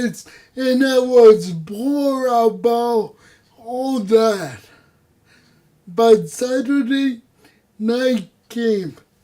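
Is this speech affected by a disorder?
Yes: cerebral palsy; no voice control, unusual voice.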